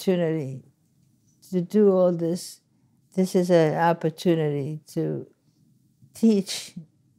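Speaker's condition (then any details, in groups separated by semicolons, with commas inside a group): Parkinson's disease; word-finding difficulty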